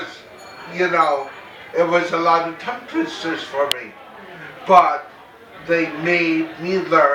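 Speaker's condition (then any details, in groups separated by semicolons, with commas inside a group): Cerebral palsy; very mild form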